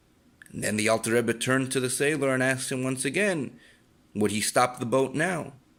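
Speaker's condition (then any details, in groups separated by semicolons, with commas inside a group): No condition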